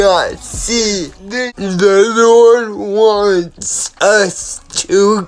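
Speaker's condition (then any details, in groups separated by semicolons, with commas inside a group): Cerebral palsy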